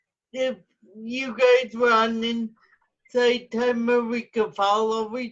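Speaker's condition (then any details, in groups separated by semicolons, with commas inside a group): Cerebral palsy; stress affects whole body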